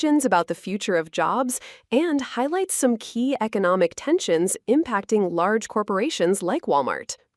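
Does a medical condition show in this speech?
No.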